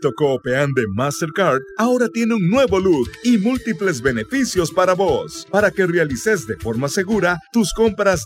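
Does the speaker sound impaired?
No.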